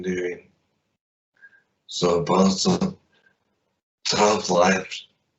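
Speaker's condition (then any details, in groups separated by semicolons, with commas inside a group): Traumatic brain injury; limb injuries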